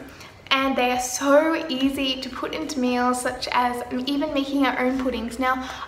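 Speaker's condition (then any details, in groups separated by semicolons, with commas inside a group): No condition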